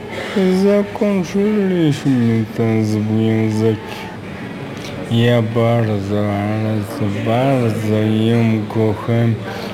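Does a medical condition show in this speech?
Yes: aphasia; no speech for about five years after regaining consciousness.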